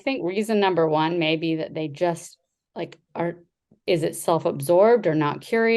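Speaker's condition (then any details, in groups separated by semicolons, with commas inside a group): No condition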